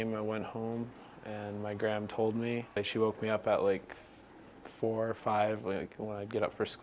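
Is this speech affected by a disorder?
No.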